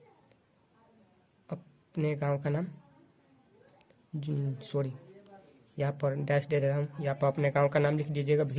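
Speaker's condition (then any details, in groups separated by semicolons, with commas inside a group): No condition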